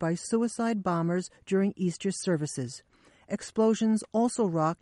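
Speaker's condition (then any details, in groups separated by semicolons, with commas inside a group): No condition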